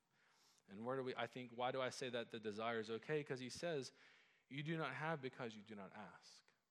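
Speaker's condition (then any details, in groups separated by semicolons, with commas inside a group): No condition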